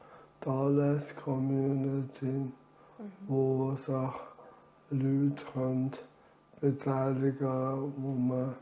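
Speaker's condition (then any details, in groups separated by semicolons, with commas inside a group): Amyotrophic lateral sclerosis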